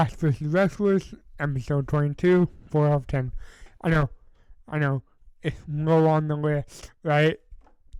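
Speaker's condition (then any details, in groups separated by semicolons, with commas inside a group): Cerebral palsy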